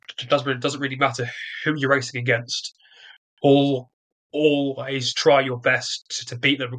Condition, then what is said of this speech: Stuttering. I'm trying to ignore the fact that I'm making those mistakes as I'm trying to think of what else to say.